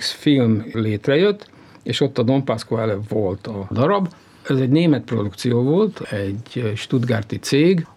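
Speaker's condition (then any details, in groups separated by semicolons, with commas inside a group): No condition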